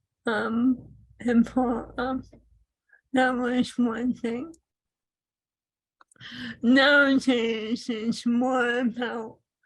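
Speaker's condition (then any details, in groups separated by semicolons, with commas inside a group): ALS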